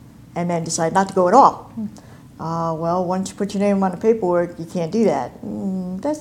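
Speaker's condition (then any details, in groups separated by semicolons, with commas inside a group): Cleft palate and cleft lip; congenital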